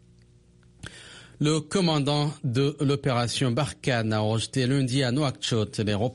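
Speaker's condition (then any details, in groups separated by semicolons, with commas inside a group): No condition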